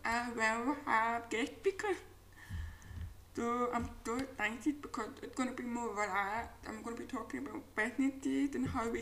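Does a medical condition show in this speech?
Yes: profound deafness; present since birth, struggled with hearing before implant; unsure whether speech clear enough to understand, captions provided for accessibility.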